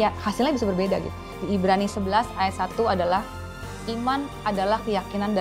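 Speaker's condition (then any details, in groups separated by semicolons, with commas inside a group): No condition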